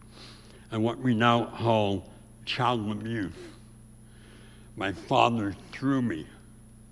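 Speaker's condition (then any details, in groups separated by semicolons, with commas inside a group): Severe speech impediment; white woman taught tongue movement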